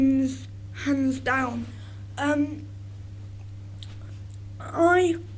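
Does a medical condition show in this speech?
Yes: cerebral palsy.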